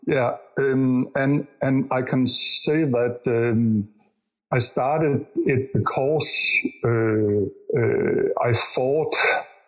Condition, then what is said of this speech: Stuttering. And I'm still a stutter. And sometimes I can have a hard stuttering